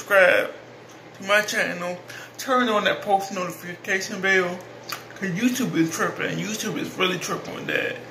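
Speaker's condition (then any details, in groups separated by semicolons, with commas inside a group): Cerebral palsy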